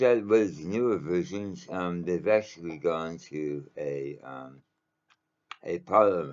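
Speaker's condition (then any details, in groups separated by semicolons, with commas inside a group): Mouth cancer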